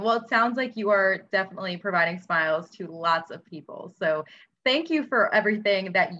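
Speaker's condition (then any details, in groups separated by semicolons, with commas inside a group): No condition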